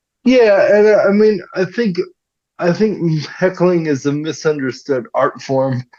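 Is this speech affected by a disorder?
Yes: cerebral palsy.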